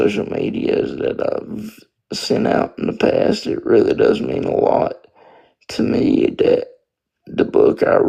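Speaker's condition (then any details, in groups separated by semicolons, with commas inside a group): Spastic quadriplegic cerebral palsy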